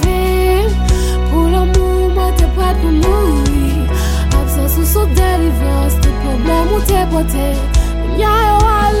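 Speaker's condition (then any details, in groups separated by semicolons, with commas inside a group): No condition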